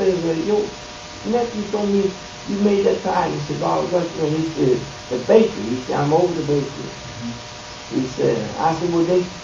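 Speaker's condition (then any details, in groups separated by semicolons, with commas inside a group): No condition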